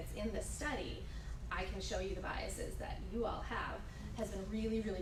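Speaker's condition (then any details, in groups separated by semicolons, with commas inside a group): No condition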